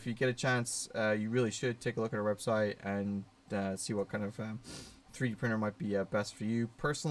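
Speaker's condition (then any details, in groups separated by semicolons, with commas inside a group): No condition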